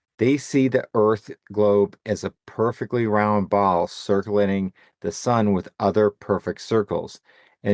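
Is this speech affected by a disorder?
No.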